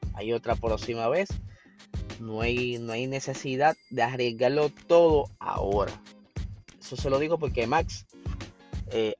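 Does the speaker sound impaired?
No.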